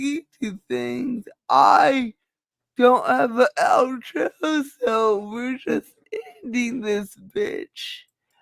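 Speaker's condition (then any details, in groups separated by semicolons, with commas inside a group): Cerebral palsy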